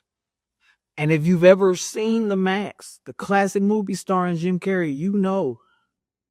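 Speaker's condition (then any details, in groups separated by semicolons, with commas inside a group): No condition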